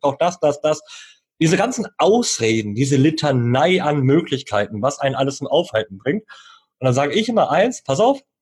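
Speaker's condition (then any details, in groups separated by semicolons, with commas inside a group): Cleft lip and palate, cleft lip, jaw and palate; learned to speak through speech therapy until age nine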